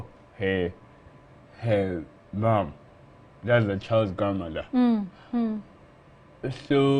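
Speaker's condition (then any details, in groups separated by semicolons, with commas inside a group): Cerebral palsy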